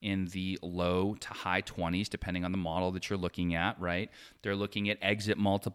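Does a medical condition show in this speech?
No.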